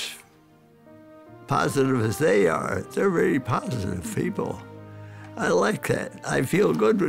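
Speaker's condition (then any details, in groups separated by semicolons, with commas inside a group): ALS; sees speech therapist and physical therapist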